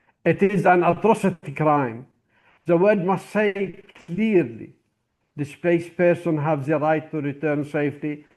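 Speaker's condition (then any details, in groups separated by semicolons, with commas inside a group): No condition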